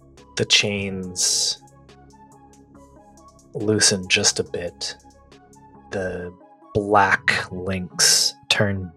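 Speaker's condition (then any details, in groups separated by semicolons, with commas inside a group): No condition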